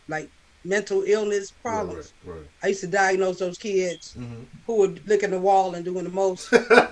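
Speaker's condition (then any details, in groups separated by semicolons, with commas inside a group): No condition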